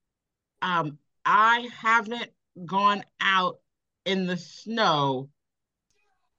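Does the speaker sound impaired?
Yes: aphasia after stroke; cause stroke; comprehends well but cannot repeat, viewer describes speech as clear.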